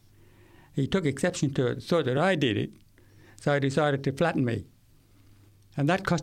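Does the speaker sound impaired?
Yes: severe to profound hearing loss, acquired, from meningitis at age 8.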